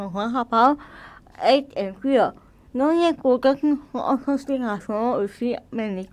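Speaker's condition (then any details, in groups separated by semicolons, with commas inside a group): Cerebral palsy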